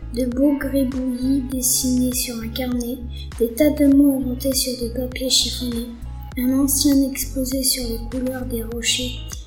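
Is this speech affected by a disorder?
No.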